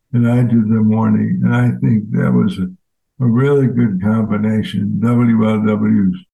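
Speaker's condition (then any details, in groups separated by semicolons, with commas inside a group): ALS; voice changed since onset, now a different voice, no spontaneous crying fits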